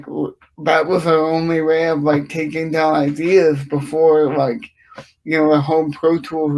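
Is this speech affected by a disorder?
Yes: cerebral palsy; from birth.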